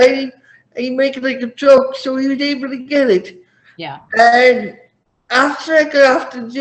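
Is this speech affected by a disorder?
Yes: cerebral palsy; from birth; first talked around age five, atypical speech.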